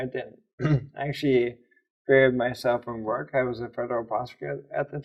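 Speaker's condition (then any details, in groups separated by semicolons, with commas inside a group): ALS; voice audibly affected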